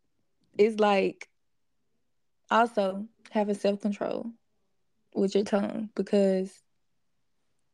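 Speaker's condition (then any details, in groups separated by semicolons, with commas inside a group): No condition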